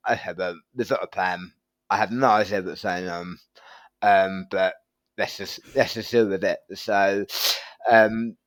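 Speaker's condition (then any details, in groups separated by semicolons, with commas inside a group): Tongue cancer surgery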